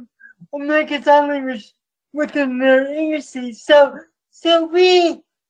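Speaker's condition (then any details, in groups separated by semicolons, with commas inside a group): Cerebral palsy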